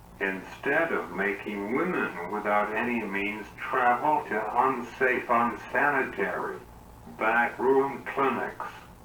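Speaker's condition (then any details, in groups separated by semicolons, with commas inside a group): Cerebral palsy; uses wheelchair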